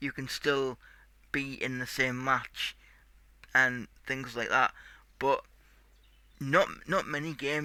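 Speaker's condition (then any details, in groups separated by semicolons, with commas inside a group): Cerebral palsy; tight muscles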